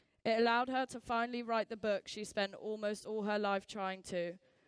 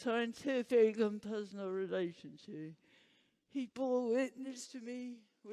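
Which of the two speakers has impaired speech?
The second: Huntington's disease; progressing, earlier early manifest, experimental drug stopped.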